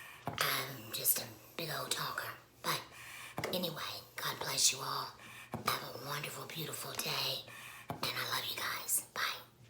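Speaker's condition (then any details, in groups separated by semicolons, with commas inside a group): Laryngectomy; laryngectomy, tracheoesophageal puncture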